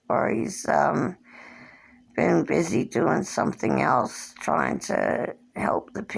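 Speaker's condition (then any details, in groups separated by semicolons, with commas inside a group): Cerebral palsy; since birth, hand tremors; age 57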